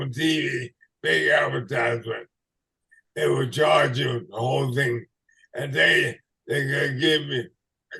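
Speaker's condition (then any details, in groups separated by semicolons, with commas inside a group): ALS/MND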